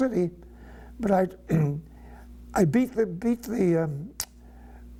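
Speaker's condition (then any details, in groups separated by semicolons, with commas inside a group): No condition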